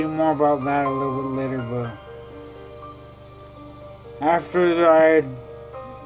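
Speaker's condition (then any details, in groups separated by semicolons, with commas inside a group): Traumatic brain injury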